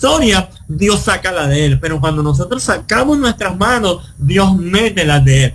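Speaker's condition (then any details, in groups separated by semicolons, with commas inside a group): Cleft lip and palate; nasal passage still open after seven surgeries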